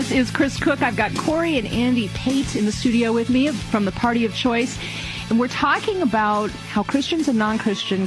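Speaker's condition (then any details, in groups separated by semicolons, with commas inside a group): No condition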